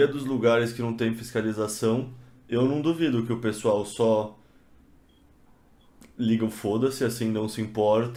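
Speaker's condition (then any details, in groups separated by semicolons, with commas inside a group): No condition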